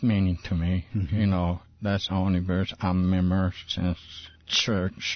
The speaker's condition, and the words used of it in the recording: Parkinson's disease. Every Monday evening, after we get done with the singing man, Stephen McClary, we sat and talked, and my voice is more plainer.